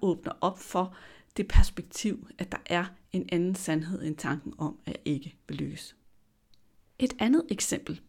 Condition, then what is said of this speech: No condition.